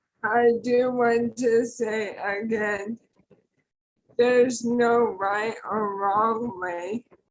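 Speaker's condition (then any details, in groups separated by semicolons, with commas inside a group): ALS; tracheostomy; after tracheostomy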